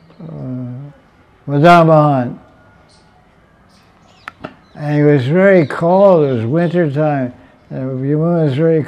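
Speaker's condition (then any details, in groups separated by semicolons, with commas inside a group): Deafness; self-reported; unsure of microphone volume, asks audience whether heard, finds sound way too loud; fluent spoken lecture, reads translations aloud, relies on audience feedback for volume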